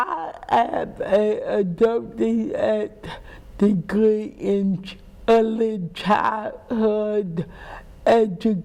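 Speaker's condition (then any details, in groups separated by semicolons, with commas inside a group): Cerebral palsy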